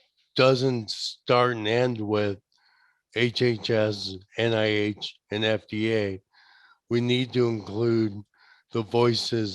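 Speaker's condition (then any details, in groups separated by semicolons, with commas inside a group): ALS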